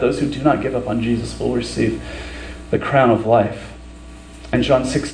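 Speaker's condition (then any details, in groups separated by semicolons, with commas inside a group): No condition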